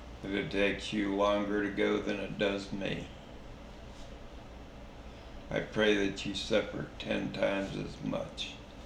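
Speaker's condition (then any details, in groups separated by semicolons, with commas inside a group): Traumatic brain injury; slurred speech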